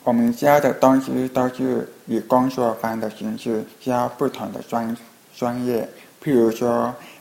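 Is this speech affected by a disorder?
Yes: hearing impairment; falls behind.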